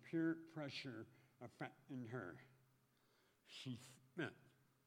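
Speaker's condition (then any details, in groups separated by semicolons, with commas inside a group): Speech impediment; first operation in North Dakota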